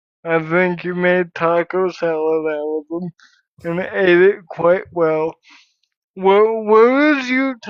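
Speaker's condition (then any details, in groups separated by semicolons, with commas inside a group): Cerebral palsy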